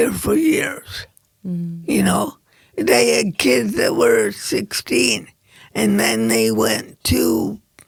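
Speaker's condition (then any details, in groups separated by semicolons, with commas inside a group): Cerebral palsy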